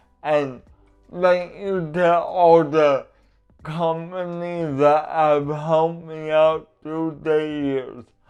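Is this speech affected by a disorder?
Yes: cerebral palsy; uses adaptive equipment.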